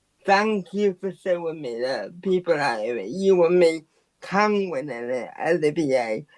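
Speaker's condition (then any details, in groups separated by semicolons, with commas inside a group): Quadriplegic cerebral palsy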